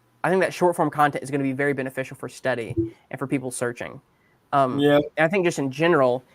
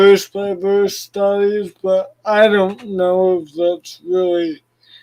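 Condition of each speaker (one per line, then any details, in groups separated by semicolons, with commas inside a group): No condition
Cerebral palsy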